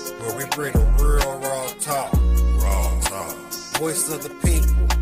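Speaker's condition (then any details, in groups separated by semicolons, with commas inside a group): No condition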